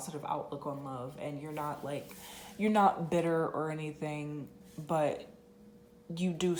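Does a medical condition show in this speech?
No.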